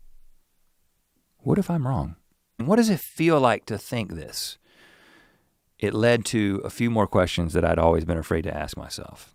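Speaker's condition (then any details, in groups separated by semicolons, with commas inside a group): No condition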